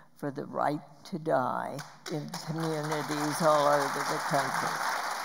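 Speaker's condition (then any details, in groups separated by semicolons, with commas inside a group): Spasmodic dysphonia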